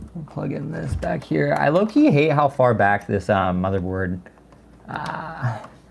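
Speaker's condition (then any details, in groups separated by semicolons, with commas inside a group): No condition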